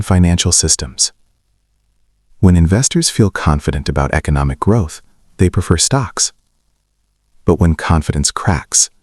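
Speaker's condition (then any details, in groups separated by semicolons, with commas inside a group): No condition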